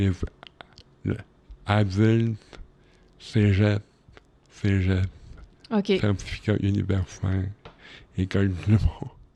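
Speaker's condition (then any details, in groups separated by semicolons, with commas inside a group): Cerebral palsy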